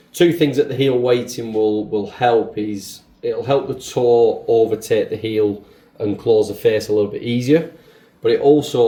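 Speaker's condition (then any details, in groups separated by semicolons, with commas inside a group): No condition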